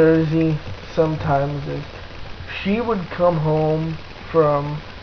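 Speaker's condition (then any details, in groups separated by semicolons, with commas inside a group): Cerebral palsy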